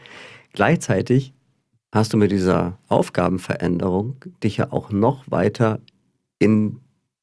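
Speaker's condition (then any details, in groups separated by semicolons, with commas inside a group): No condition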